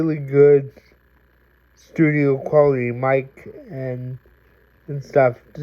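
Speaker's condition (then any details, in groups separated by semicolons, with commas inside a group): Cerebral palsy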